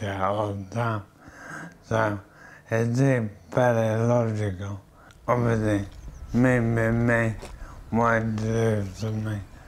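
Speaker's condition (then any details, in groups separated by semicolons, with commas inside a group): MND; eye-controlled communication device, synthetic voice from banked voice; failing voice, slowed speech, frequent coughing, throat clearing, phlegm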